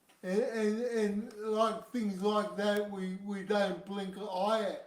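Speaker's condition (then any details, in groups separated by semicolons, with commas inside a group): Cerebral palsy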